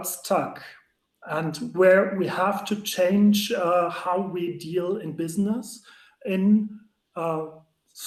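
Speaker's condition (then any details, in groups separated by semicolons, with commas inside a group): No condition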